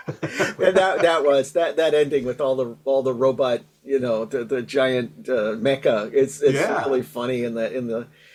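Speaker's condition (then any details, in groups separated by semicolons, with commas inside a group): No condition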